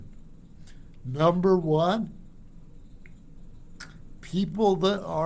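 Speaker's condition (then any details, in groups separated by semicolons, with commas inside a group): Cerebral palsy; from birth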